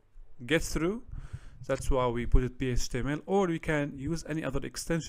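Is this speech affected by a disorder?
No.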